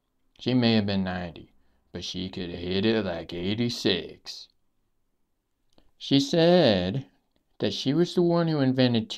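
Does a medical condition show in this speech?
No.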